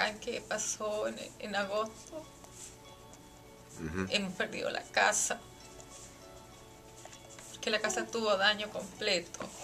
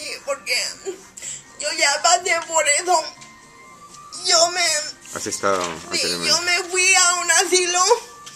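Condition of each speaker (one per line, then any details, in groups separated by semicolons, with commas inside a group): No condition
Cerebral palsy; wheelchair user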